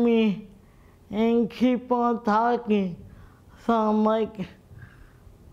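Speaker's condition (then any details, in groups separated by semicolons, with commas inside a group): Cerebral palsy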